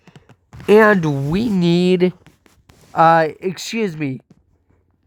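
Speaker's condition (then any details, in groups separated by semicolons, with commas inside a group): Cerebral palsy; from birth, walks with walker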